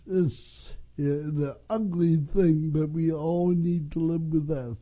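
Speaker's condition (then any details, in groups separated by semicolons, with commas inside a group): Cerebral palsy; congenital, since birth, early childhood IQ in low 60s, labelled mildly mentally disabled; eight years special placement therapy: walking, speaking, dressing; distinctive speech, jokingly called North Dakota accent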